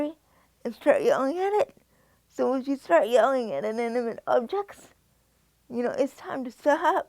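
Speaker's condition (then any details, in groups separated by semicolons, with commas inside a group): Cerebral palsy; spastic quadriplegic form, wheelchair since age two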